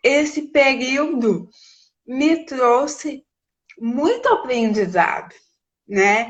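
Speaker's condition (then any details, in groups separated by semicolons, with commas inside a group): Cerebral palsy; from birth, premature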